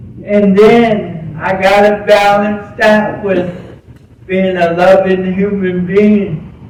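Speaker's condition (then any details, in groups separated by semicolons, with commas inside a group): Cerebral palsy; present from birth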